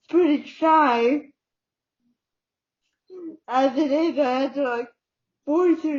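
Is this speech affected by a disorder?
Yes: cerebral palsy; uses wheelchair.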